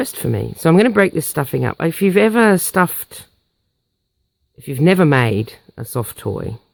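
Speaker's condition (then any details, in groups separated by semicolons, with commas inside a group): No condition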